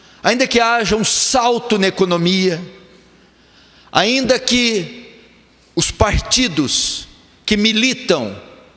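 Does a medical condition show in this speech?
No.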